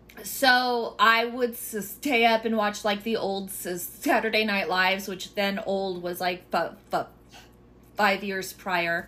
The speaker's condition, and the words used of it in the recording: Stuttering. And for me, it's really hard because my dyslexia is more than my stuttering.